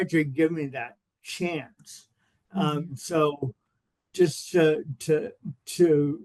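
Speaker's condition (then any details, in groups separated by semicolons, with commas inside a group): Cerebral palsy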